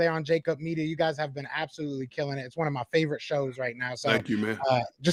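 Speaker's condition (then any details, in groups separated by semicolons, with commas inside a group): No condition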